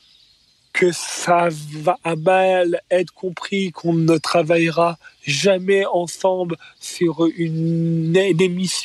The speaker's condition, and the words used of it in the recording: Stuttering. Mais quand elle s'est rendue compte que j'arrivais pas à lui dire « salope », et ben là, elle m'a dit « oh, bah t'es juste bègue ».